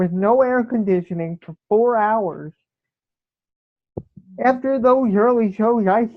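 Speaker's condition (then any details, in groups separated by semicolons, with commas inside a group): Cerebral palsy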